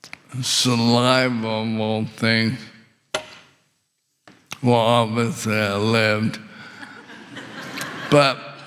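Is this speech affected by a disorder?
Yes: ALS; paralysis expected within a year or two.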